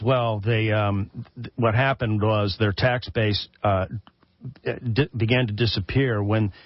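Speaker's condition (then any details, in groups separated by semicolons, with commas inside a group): No condition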